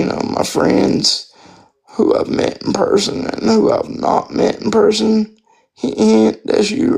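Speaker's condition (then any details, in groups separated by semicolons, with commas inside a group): Spastic quadriplegic cerebral palsy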